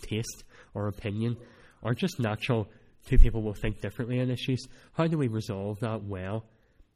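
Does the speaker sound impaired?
Yes: cleft palate; speech not that clear at times.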